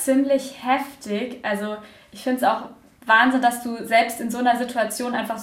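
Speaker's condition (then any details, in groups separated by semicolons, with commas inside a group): No condition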